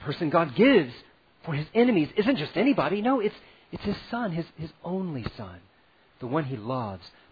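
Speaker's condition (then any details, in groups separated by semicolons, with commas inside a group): No condition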